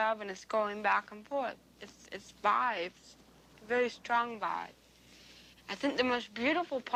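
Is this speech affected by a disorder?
Yes: cerebral palsy.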